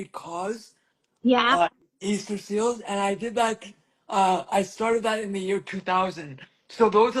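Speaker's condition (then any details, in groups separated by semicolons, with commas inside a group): Cerebral palsy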